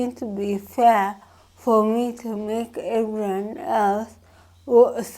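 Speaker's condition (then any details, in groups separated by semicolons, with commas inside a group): Cerebral palsy; from birth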